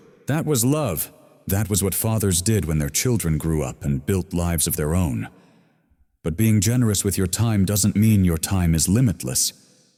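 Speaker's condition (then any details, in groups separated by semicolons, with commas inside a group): No condition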